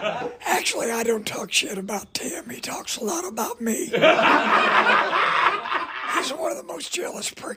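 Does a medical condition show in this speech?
Yes: voice damage from cancer; raspy voice, voice box destroyed by cancer.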